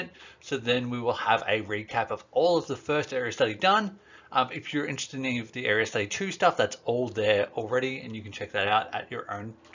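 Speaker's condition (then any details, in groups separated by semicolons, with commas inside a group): No condition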